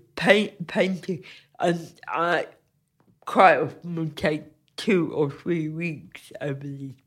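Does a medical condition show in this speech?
Yes: cerebral palsy; cerebral palsy from birth, affects physical movement when making art, loses balance often, must move carefully.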